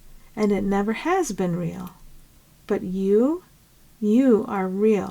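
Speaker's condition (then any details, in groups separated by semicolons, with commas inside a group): No condition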